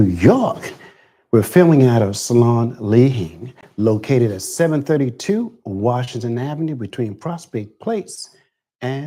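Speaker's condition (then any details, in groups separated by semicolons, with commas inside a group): No condition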